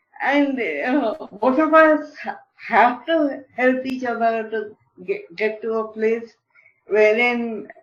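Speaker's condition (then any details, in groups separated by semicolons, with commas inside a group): Cerebral palsy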